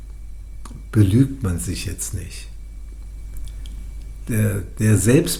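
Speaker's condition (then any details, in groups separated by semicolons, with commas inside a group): Parkinson's disease; first diagnosed by a psychiatrist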